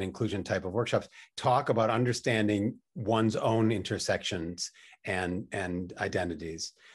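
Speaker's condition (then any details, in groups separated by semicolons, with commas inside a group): No condition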